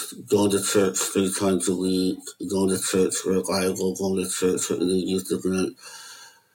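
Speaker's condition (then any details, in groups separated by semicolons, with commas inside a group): Möbius syndrome; lifelong rare disability, no facial expressions, no facial nerve control, cannot smile or frown, affects hearing and eyesight; incomplete lip closure, certain letters hard to pronounce, not understood by everybody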